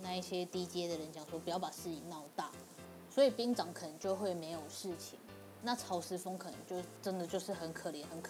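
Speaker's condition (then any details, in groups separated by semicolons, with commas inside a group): No condition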